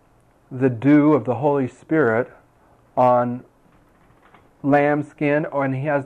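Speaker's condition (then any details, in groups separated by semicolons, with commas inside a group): No condition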